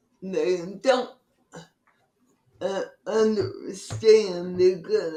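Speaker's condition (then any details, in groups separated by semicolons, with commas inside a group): Cerebral palsy; from birth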